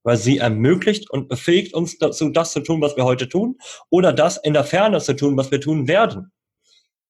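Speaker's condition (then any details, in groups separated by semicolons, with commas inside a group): Cleft lip and palate, cleft lip, jaw and palate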